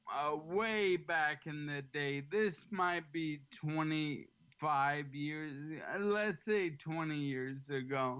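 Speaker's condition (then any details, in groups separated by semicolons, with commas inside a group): ALS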